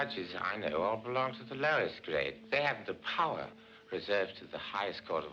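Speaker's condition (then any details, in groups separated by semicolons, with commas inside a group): No condition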